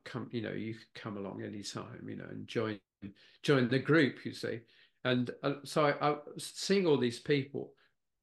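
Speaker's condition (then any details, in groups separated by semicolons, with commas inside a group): Aphasia after stroke; stroke at age 69, no mobility loss, cannot write scripts; word-finding difficulty, words come slowly or not at all, occasional faltering, less fluent, easier one-on-one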